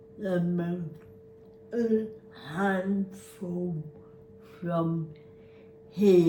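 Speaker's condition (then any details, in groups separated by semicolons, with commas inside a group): Cerebral palsy; spastic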